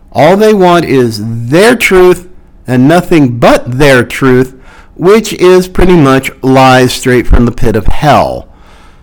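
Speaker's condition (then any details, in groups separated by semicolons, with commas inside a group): No condition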